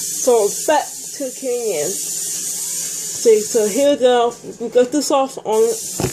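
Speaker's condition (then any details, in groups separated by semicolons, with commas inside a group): Speech impairment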